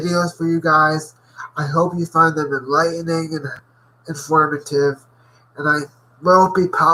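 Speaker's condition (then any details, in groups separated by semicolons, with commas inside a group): Cerebral palsy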